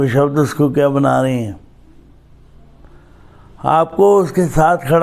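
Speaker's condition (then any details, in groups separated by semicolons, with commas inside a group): Cerebral palsy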